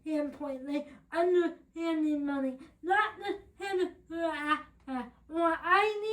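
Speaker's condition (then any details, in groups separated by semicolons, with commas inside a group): Cerebral palsy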